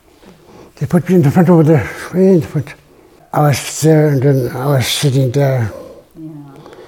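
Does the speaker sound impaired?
Yes: Parkinson's; failing health; difficulty talking, halting speech with repeated words.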